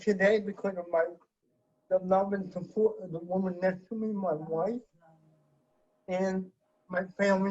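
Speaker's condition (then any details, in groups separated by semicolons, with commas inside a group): Cerebral palsy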